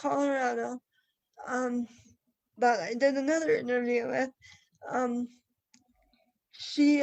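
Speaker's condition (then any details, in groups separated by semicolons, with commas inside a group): Cerebral palsy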